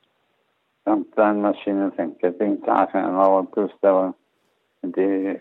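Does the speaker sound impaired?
Yes: Parkinson's disease; late onset at age 75, tremor of hands and feet, first neurologist ruled out Parkinson, second and third diagnosed; about eight years since onset, medication slowing progression fairly well, physical decline requiring residential care.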